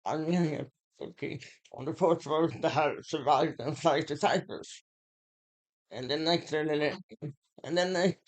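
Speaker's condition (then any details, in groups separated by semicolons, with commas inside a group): Muscular Parkinson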